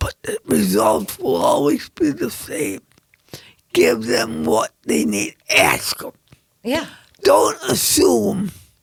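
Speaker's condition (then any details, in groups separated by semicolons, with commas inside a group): Cerebral palsy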